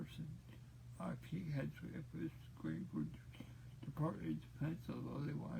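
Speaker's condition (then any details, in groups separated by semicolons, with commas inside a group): Cerebral palsy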